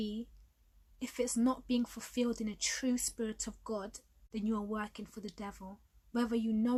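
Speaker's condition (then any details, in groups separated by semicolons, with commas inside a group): No condition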